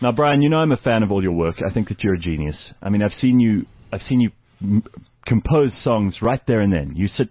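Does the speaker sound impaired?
No.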